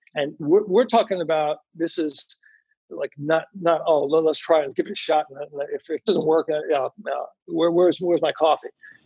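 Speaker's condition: Anomic aphasia after stroke; right side unable to move, initially global aphasia per SLPs, then Broca's, now anomic aphasia; expected lifelong, setbacks after three seizures, constraint-induced movement therapy (CIMT); initially could neither understand nor speak, first year only 1,000-1,500 words, now word-finding problems

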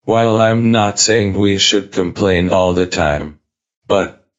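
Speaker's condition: ALS, speech-generating device; ventilator dependent via tracheostomy

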